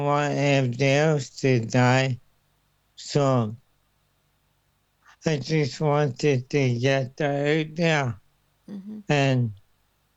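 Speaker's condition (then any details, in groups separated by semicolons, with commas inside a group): Motor neuron disease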